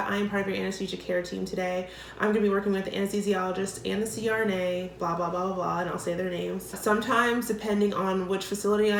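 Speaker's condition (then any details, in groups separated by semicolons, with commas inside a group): No condition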